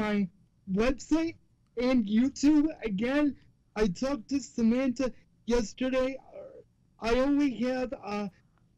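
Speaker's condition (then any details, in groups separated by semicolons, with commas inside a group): Cerebral palsy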